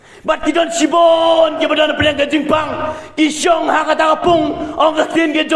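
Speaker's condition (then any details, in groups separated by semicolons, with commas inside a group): No condition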